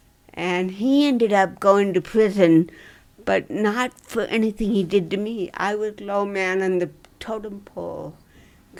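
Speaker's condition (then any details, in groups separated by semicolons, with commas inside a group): Dystonia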